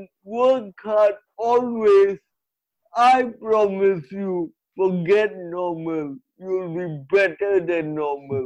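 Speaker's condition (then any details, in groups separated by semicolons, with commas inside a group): Cerebral palsy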